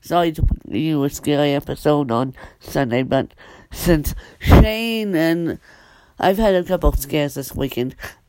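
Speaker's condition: Cerebral palsy; adult

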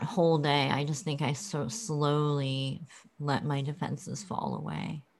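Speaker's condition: Cleft lip and palate

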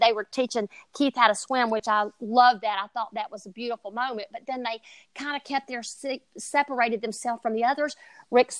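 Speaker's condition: No condition

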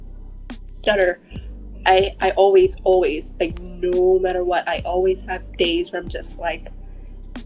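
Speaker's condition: Stuttering; stutter from brain wired differently, not caused by anxiety or stress; stutters on every word when not thinking about it, stutters all the time, blocks and repeats; repeated sounds, repeated words

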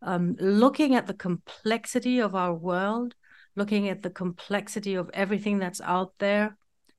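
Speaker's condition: No condition

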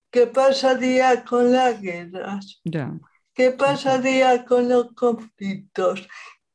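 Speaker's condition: Cerebral palsy; present at least 40 years

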